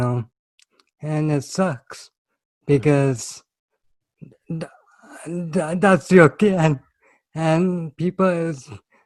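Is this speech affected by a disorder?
Yes: cerebral palsy.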